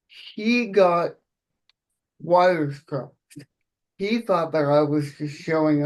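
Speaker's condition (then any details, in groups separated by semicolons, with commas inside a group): Cerebral palsy; present from birth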